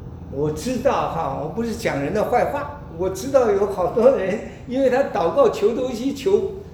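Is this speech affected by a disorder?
No.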